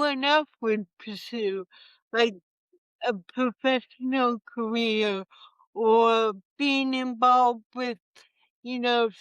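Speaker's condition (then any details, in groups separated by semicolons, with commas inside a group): Cerebral palsy; present from birth, initially mild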